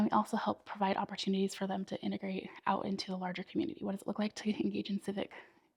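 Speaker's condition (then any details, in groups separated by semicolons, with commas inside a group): No condition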